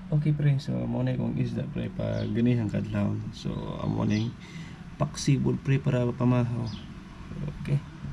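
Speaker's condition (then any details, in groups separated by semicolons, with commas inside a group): No condition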